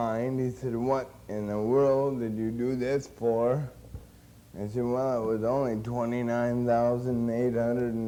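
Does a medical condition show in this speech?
Yes: cerebral palsy; since birth.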